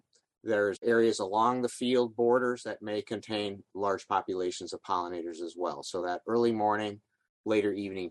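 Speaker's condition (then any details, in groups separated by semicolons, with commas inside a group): No condition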